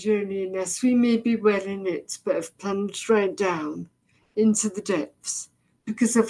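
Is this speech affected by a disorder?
Yes: deafness, severe; progressive, brain misinterprets sounds and speech.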